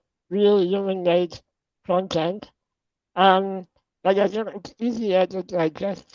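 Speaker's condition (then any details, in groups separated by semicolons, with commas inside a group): Spinal muscular atrophy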